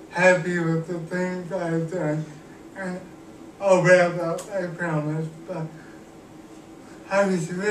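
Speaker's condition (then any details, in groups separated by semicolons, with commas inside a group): Cerebral palsy; cannot walk, uses wheelchair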